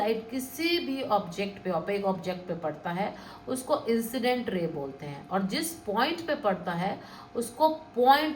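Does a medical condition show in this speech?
No.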